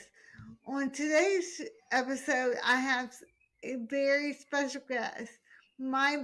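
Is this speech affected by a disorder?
Yes: hemiplegic cerebral palsy.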